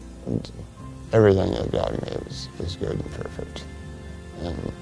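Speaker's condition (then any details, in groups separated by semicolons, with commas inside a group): Spinal muscular atrophy; affects lungs; cannot speak loudly due to weak lungs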